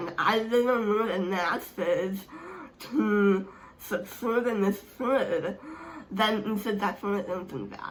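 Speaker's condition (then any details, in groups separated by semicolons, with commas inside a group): Speech impairment; hard to understand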